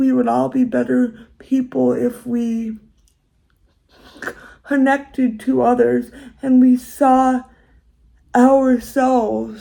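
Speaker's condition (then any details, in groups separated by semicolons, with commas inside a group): Cerebral palsy, severe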